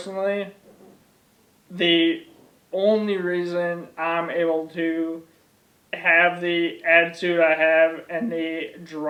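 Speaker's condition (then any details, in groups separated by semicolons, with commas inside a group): ALS; onset in legs, then arms, then core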